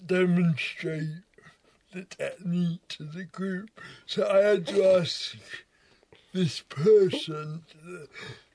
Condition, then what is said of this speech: Cerebral palsy. I think it's really hard for me to say.